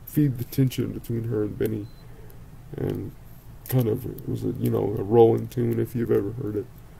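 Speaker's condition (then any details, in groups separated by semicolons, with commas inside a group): Cerebral palsy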